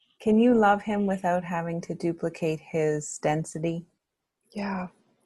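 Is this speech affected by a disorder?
No.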